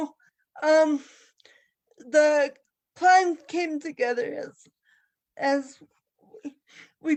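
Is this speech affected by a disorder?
Yes: cerebral palsy.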